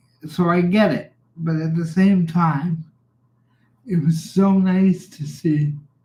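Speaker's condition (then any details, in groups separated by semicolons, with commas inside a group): Cerebral palsy; reliable voice, uses voice control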